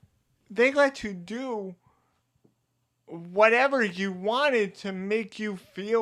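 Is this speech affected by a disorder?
Yes: cerebral palsy; diagnosed age two.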